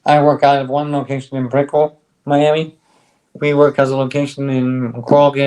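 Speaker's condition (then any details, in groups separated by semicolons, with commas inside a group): ALS; on drug, stronger bite, speaks better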